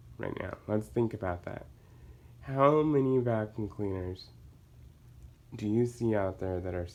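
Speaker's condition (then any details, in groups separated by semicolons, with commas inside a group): Cerebral palsy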